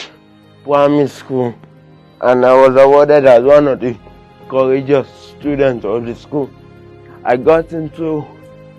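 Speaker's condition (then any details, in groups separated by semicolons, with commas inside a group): Cerebral palsy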